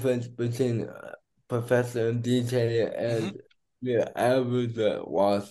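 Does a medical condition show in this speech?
Yes: cerebral palsy; diagnosed at two months old, caused by cardiac arrest, heart stopped twice, physical therapy when younger.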